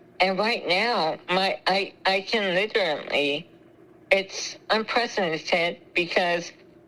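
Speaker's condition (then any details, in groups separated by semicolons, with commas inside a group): Spinal muscular atrophy; ventilator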